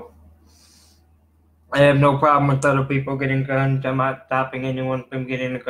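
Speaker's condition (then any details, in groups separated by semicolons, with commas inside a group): Cerebral palsy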